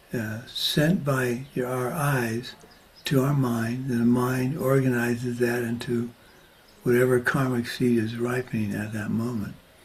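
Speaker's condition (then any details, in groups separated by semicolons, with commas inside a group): Parkinson's disease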